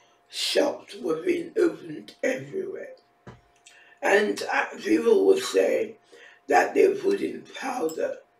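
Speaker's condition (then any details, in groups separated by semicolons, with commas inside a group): Facial palsy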